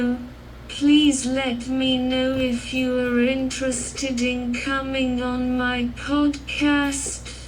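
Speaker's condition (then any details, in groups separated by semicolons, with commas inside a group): Cerebral palsy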